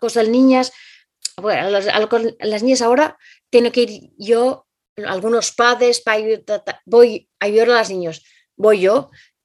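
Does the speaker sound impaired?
Yes: aphasia after stroke; aphasia caused by stroke, hearing intact; about two to three years since stroke; cannot speak well, compares self to tourist at home, cannot write, reading affected.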